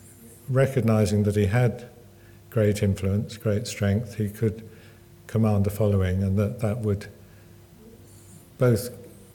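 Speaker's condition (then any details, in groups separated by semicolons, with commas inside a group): Parkinson's; table tennis and snooker groups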